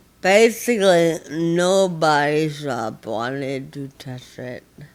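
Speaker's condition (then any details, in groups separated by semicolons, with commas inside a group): Friedreich ataxia, severe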